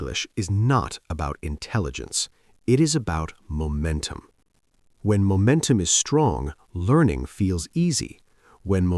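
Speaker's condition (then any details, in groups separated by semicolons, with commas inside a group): No condition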